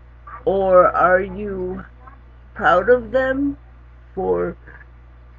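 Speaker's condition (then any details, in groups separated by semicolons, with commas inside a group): Cerebral palsy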